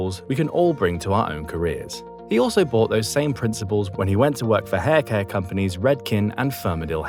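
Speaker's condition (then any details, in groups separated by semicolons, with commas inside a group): No condition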